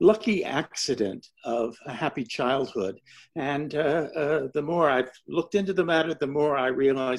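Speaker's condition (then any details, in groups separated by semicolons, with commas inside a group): No condition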